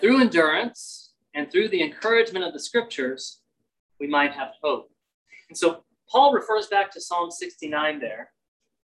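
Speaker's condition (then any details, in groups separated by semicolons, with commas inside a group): No condition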